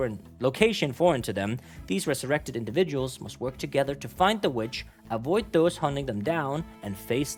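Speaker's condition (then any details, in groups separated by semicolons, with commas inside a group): No condition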